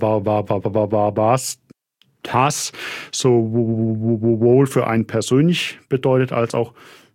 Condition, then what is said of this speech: Stuttering. Ich stottere, wie ihr jetzt spätestens schon gemerkt haben solltet